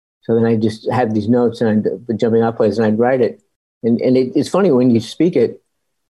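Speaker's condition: Parkinson's disease; cannot type or write

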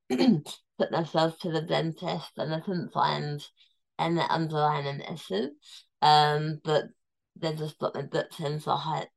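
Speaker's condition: Tongue cancer, near-total glossectomy, stage 4 tongue cancer; cancer free, eats liquid and pureed foods

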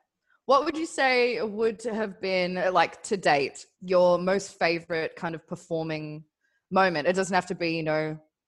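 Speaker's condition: No condition

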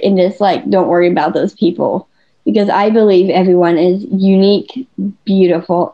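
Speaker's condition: Down syndrome

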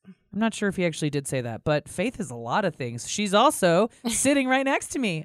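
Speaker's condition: No condition

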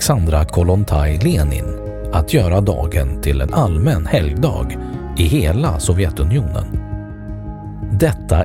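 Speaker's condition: No condition

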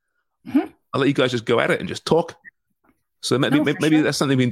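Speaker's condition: No condition

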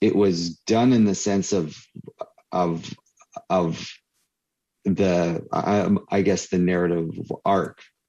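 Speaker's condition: Stuttering; stuttering since childhood; repeated words, blocks

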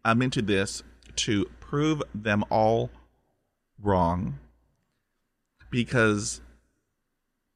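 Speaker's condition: Stuttering; stutter since childhood, 20 years speech therapy first on fluency, hypnosis, military hypnotherapist on mental health; prolonged sounds

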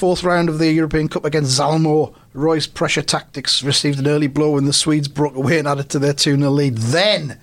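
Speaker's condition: No condition

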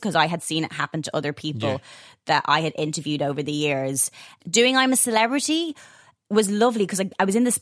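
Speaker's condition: No condition

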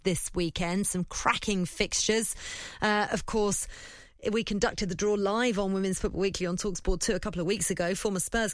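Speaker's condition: No condition

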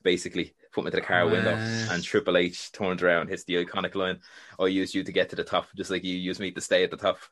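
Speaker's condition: No condition

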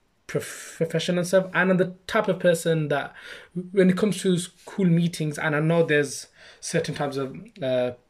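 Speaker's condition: Stammer; stammer since childhood, mocked and imitated by other kids from primary school; age 26, saying own name takes a long time; struggles saying own name, stammers less with put-on Birmingham accent or exaggerated speech; prolonged sounds

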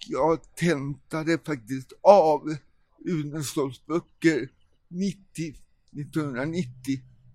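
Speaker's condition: Cerebral palsy; worse in cold

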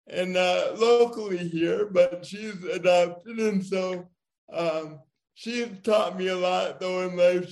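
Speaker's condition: Cerebral palsy; diagnosed as firstborn child

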